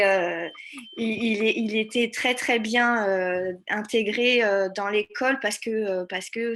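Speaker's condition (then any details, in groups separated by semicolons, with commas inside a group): No condition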